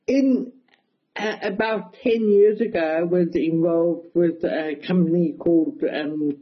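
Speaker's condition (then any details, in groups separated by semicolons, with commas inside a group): Cerebral palsy, mild; speech affected a bit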